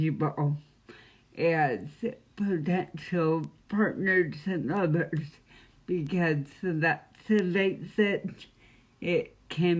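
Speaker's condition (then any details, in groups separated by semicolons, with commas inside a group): Cerebral palsy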